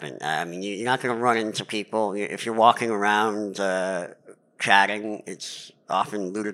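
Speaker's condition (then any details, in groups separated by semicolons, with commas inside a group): Cleft palate; lifelong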